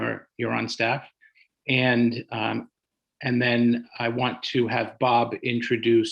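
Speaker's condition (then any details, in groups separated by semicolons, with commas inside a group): No condition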